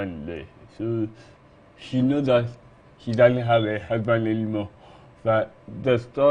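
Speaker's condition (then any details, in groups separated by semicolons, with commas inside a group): Cerebral palsy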